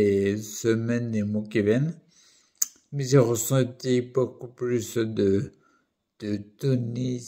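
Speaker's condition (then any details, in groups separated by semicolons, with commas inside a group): Primary progressive multiple sclerosis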